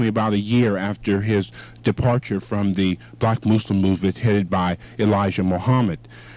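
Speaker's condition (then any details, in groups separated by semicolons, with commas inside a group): No condition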